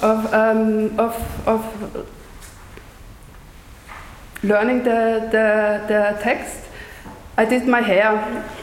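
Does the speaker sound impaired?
Yes: stuttering; lifelong stutter, neurological, speech therapy, countless therapists and doctors, teen jaw, belly, leg cramps suppressing; audibly stuttering during lecture performance, amount varies day to day; stutters on own name, smooth circular repetitions, silent blocks, slower than fluent speakers; here repeated sounds, repeated words, blocks.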